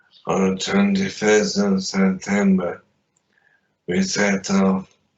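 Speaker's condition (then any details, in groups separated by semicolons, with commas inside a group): Traumatic brain injury; walks independently, fatigue, therapy ended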